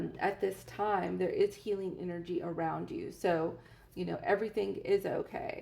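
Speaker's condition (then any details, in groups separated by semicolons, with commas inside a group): No condition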